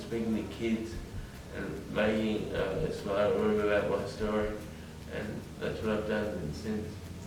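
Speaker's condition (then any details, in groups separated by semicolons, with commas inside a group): Brain injury; acquired, fall from height; about 13 years since injury, lives independently, early wheelchair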